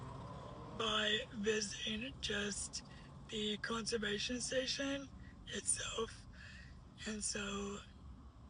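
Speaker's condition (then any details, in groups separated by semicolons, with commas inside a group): Cerebral palsy; uses a wheelchair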